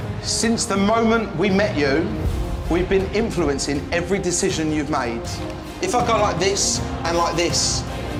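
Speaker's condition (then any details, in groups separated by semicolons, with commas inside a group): No condition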